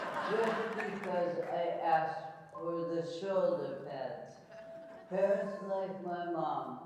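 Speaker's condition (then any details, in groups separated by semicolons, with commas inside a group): ALS; recently diagnosed; speech and swallowing changes present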